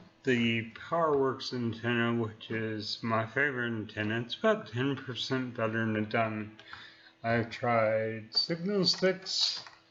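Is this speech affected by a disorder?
Yes: neurological disease; speech affected, voice altered, drawl.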